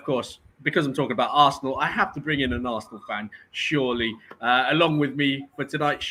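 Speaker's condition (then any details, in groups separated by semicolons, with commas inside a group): No condition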